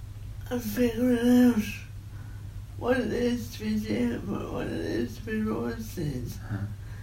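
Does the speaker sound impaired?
Yes: cerebral palsy; lifelong, grew up in residential setting with other disabled children, uses wheelchair; voice sounds a bit off-center.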